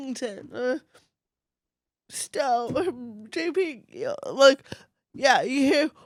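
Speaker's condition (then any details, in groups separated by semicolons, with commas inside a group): Cerebral palsy, mild; affects voice and one hand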